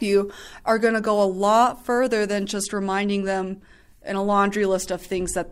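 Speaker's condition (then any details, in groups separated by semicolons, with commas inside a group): No condition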